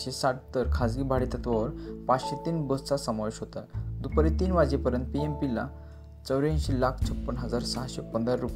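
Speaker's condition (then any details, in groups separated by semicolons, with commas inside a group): No condition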